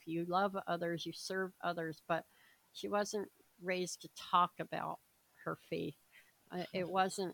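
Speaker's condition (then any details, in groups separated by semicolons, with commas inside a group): Cleft palate, severe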